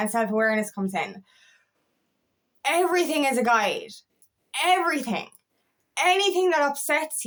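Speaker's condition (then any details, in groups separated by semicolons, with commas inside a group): No condition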